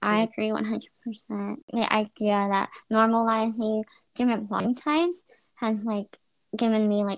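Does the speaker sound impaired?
Yes: cleft lip and palate.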